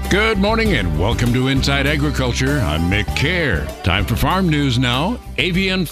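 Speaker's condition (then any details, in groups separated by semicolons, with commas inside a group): No condition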